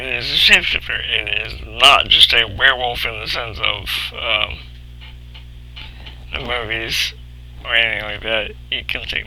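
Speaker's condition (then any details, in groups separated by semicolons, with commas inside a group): Cerebral palsy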